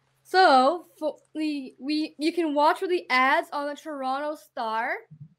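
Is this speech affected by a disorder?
Yes: Down syndrome; visible disability; high functioning per host.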